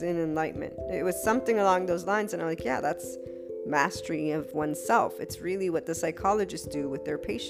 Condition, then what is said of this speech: No condition.